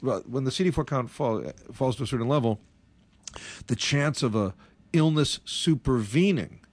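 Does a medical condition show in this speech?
No.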